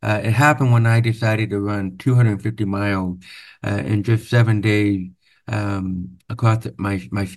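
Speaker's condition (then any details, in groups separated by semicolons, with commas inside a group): Profound hearing loss, deaf accent; over 13 years of speech therapy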